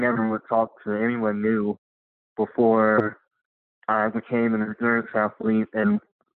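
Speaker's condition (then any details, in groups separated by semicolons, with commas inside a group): Cleft lip and palate; uses leg prostheses, running prostheses from Challenge Athlete Foundation grant, runner and triathlete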